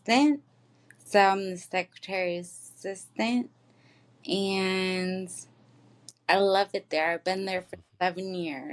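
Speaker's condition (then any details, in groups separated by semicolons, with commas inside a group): Traumatic brain injury; accident, injury at age 24; takes medication, physical therapy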